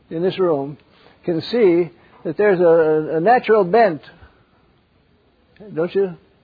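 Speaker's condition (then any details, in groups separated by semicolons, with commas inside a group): Parkinson's; wakes up around 3 am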